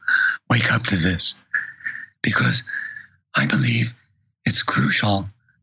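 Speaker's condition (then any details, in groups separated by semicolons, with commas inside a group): Vocal cord paralysis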